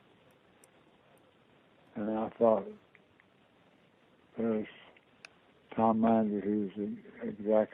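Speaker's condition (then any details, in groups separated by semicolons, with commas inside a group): Parkinson's disease; diagnosed about two years ago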